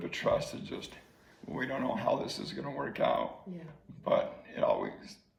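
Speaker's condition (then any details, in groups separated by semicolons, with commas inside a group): ALS; slowly progressing ALS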